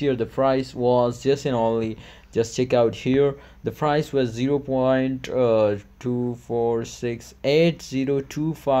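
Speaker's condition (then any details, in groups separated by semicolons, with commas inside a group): No condition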